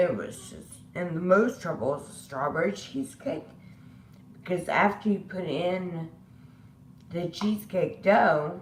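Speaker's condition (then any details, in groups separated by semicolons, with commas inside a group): Disability causing slurred speech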